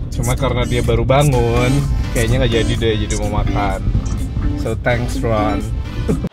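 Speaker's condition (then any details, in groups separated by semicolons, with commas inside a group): No condition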